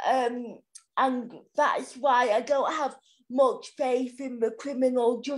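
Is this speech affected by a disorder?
Yes: cerebral palsy.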